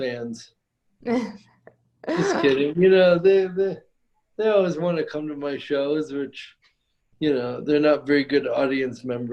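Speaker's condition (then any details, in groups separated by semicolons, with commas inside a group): Cerebral palsy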